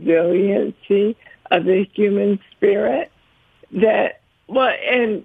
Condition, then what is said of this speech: ALS (motor neuron disease). And just to be real, so our viewers know, you were worried about your voice, and you held up.